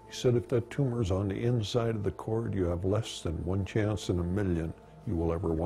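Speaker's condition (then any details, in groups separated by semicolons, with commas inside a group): No condition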